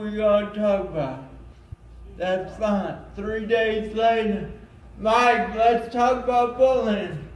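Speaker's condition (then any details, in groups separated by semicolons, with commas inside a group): Cerebral palsy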